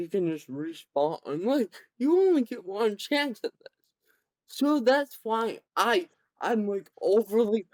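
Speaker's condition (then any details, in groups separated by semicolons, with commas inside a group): Cerebral palsy; present from birth, severe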